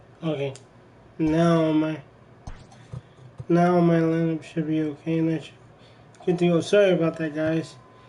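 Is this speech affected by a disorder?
Yes: cerebral palsy; from birth.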